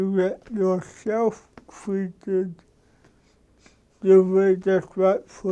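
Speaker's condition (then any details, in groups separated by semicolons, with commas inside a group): Cerebral palsy; brain damage at birth, affects movement and handwriting; high functioning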